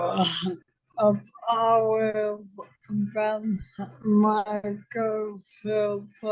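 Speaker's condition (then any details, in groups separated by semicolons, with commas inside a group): ALS; diagnosed almost five years ago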